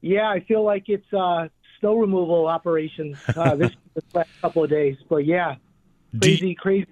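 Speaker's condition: No condition

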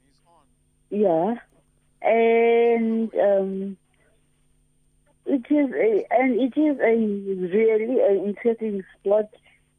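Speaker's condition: Cerebral palsy; cerebral palsy from birth

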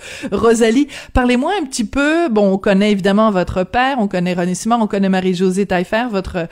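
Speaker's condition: No condition

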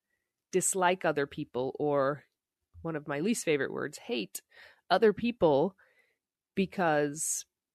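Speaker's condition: No condition

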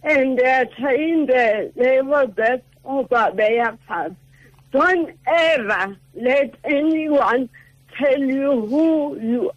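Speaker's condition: Cerebral palsy; affects speech

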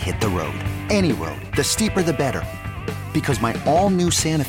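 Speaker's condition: No condition

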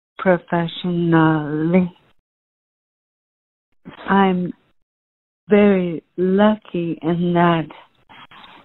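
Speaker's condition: ALS; genetic, initially thought sporadic, first signs voice and breathing while singing, ENT scope and brain, throat MRI clean; about 3 years since diagnosis, still dancing in advanced classes, getting harder; breathing changed while singing, could not sing, lost voice for teaching

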